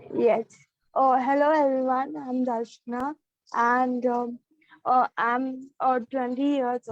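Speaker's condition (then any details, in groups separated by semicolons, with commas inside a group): Cerebral palsy; childhood therapy 5 to 6 years, resumed in teens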